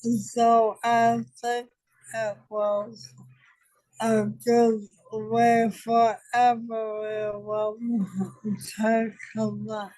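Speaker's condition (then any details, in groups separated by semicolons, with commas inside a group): ALS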